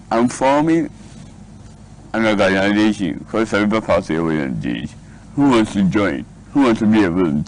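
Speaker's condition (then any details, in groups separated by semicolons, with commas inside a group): Cerebral palsy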